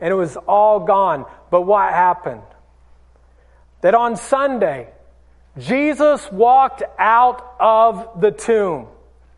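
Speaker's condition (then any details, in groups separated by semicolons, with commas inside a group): No condition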